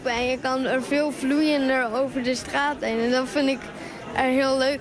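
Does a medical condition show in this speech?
Yes: cerebral palsy; lifelong wheelchair use, always needed support, earlier used walker before lessons at wheelchair skills team; age 13, active wheelchair user, trained wheelchair skills instructor.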